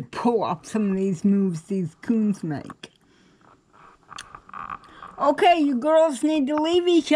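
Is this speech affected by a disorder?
Yes: cerebral palsy; affects standing and balance.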